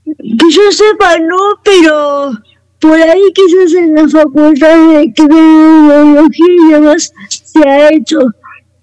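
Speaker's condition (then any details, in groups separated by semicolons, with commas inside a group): Cerebral palsy; voice and way of speaking affected by cerebral palsy, per host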